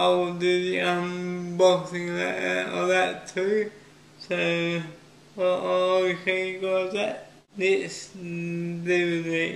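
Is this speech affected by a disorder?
Yes: cerebral palsy; speech sounds unusual to new listeners.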